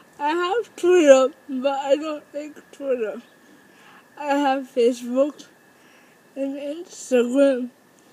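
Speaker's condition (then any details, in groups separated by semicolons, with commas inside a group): Cerebral palsy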